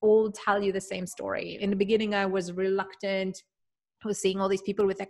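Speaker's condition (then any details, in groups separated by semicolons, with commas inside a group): No condition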